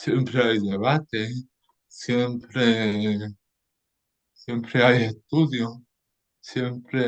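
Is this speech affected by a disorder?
Yes: cerebral palsy; lifelong; may run out of air, not always fully intelligible.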